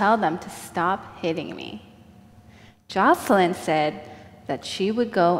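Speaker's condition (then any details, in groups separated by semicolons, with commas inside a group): No condition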